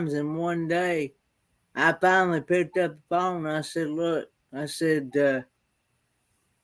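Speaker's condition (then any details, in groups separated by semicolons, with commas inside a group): Cerebral palsy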